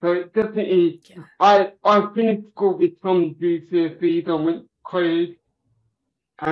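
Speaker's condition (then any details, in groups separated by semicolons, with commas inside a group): Cerebral palsy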